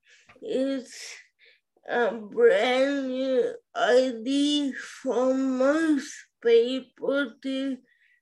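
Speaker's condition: Spastic quadriplegic cerebral palsy; in 40s, accidental spasm, hit host during recording

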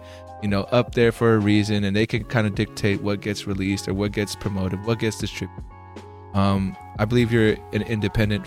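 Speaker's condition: No condition

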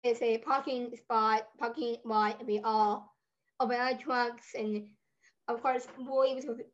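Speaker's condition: Down syndrome; adult with Down syndrome

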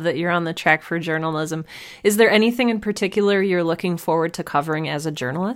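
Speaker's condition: No condition

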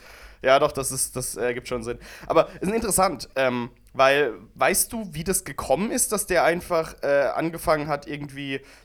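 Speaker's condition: No condition

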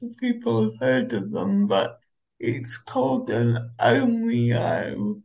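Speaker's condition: Cerebral palsy; uses Omeo wheelchair

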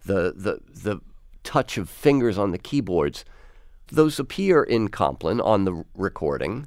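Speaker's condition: No condition

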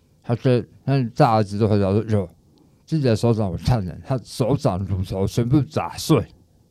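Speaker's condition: Tongue cancer, stage 4 tongue cancer and parotid cancer; cancer-free after treatment

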